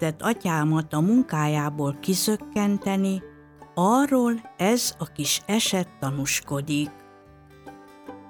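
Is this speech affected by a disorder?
No.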